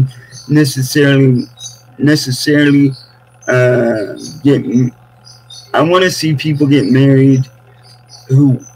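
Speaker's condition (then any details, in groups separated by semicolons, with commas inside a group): Cerebral palsy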